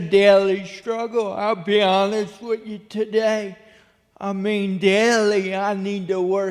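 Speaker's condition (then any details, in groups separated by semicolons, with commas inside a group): Cerebral palsy; speech impairment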